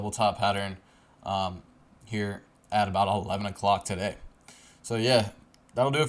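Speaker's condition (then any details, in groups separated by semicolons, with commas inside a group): No condition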